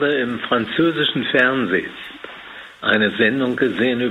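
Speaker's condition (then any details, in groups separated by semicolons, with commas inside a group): Parkinson's disease; Professor Volkmann of Würzburg University involved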